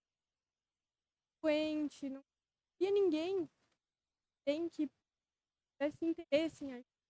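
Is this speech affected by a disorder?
No.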